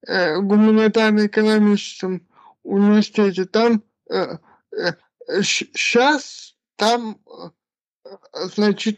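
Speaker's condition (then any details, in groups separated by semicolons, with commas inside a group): Cerebral palsy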